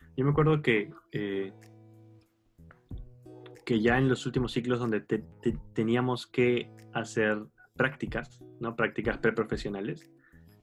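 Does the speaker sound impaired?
Yes: stuttering; stuttering since about age four, aware by late primary school, treatment sought around age seven; still stutters, past non-specialist therapy partly helped, adolescent psychologist for anxiety, later fluency control training; head moved toward shoulder on effort, later pen squeezing, repeated 'Mi Nombre Es', avoided speaking at university; here repeated sounds.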